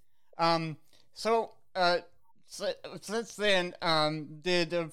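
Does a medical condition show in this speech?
Yes: cerebral palsy; visible physical disability.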